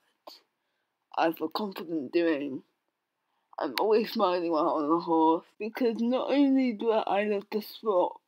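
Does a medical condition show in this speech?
Yes: cerebral palsy.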